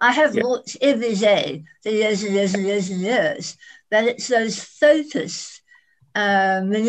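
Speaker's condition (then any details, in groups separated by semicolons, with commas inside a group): Head and neck cancer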